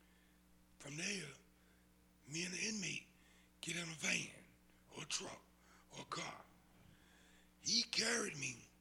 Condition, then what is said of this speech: Throat cancer. Everybody can tell I got some throat issues.